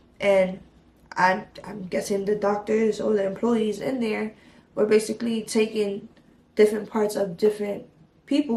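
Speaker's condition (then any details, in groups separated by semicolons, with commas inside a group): No condition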